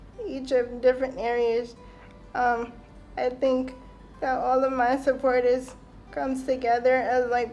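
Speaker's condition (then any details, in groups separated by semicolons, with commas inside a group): Cerebral palsy; cerebral palsy, uses wheelchair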